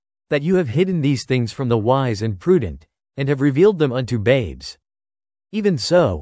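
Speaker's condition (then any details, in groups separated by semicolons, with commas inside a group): No condition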